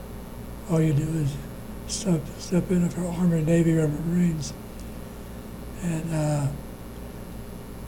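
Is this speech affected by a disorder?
Yes: Parkinson's disease.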